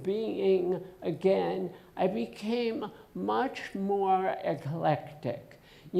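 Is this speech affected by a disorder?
Yes: essential tremor.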